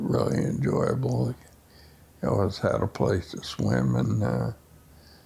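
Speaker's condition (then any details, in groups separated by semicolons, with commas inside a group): Essential tremor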